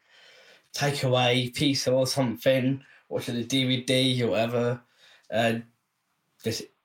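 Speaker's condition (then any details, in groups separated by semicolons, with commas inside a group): Down syndrome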